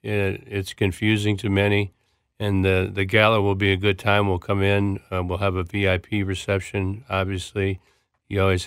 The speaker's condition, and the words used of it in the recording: Parkinson's disease. Like I have to do speech therapies and, you know, so before I go on the air sometimes.